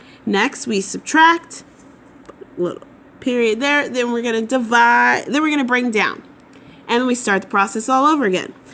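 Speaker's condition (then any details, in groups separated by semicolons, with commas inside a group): No condition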